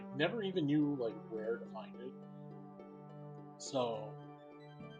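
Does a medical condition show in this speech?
No.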